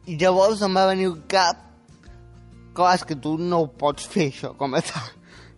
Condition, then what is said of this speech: Cerebral palsy. En canvi, tens el control de la parla, tens una capacitat, això, comunicativa, que et deia el director d'aquella escola